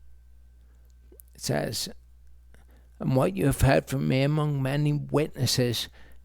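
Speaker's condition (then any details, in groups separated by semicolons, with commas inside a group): Multiple sclerosis; difficulty speaking any words, no longer able to teach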